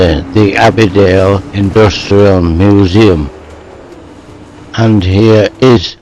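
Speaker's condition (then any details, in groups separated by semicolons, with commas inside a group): Motor neuron disease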